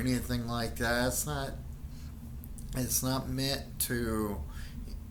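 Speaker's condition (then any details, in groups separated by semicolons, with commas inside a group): Friedreich's ataxia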